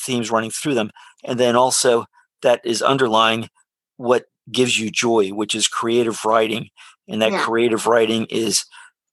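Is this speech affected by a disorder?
No.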